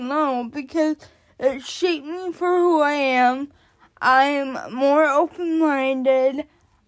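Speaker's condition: Cerebral palsy; onset before birth

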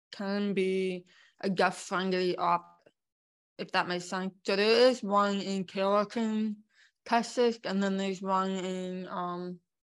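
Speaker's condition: Born deaf; congenital deafness

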